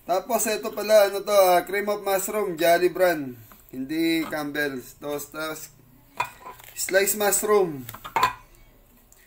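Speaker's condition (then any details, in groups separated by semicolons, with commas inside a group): No condition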